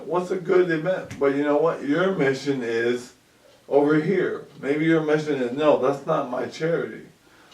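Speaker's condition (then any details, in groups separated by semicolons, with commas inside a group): ALS; about 2 years since onset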